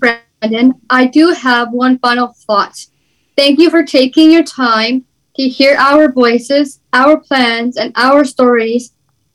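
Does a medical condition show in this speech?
Yes: Down syndrome; visible disability.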